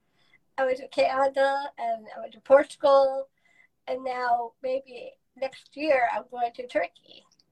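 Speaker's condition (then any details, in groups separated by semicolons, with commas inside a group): Down syndrome; present from birth, lifelong; age 24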